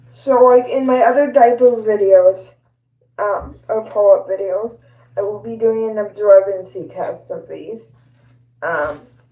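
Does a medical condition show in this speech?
Yes: cerebral palsy; both hands affected.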